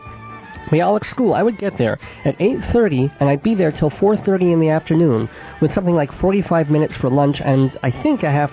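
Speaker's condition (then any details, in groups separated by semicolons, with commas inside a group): Cleft palate with lisp; back of throat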